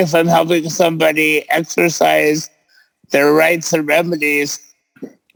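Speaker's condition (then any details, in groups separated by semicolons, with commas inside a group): Cerebral palsy; present since birth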